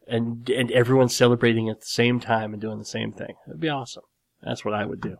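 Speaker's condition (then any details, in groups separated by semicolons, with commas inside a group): Cleft lip and palate; series of plastic surgeries for repair, skull bone chips grafted to reconstruct nose around age 12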